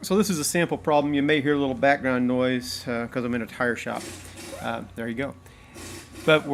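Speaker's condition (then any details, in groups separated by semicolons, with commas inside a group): No condition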